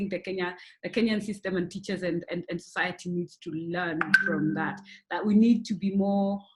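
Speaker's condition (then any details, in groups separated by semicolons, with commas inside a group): No condition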